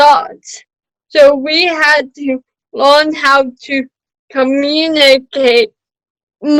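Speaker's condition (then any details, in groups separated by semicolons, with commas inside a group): Cerebral palsy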